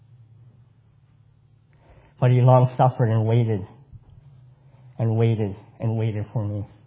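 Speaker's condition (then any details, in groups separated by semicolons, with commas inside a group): Cleft palate; congenital cleft palate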